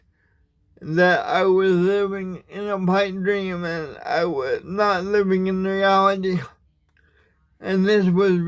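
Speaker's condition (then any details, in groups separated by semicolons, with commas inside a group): Cerebral palsy, spastic, mild; mild dysarthria, voice sounds different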